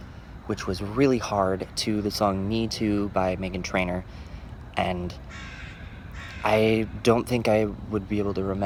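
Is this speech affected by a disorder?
No.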